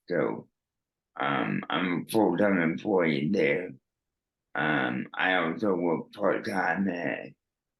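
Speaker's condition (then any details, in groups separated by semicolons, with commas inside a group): Cerebral palsy; therapy from early childhood; diagnosed at six months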